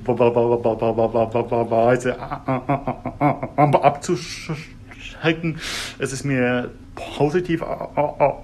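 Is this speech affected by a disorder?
Yes: stuttering; fairly strong stuttering symptoms; block occurs during introduction after about 20 seconds; blocks while speaking, fluent at first; here repeated sounds, prolonged sounds, blocks.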